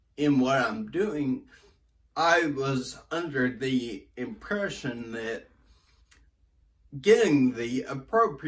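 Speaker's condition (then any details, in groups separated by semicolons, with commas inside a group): Brain injury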